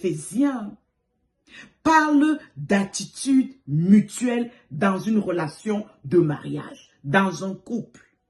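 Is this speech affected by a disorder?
No.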